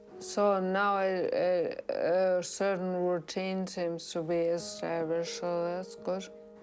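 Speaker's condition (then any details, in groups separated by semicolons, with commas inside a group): Traumatic brain injury, severe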